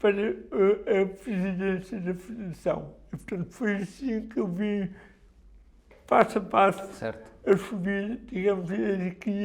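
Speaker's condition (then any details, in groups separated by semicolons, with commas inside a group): Cerebral palsy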